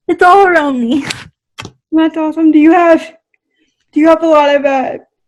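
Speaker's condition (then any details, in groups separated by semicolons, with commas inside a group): Cerebral palsy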